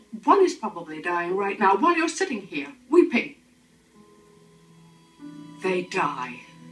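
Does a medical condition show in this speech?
No.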